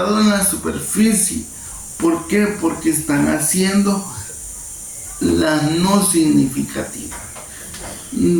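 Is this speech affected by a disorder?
Yes: cerebral palsy.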